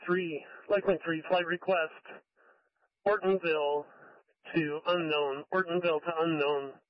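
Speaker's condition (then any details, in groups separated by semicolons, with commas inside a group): No condition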